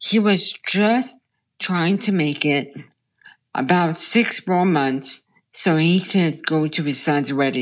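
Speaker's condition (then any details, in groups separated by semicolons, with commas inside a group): Brain stem tumor; childhood onset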